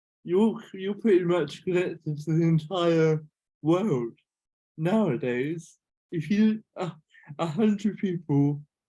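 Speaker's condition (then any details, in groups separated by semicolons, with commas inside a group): Cerebral palsy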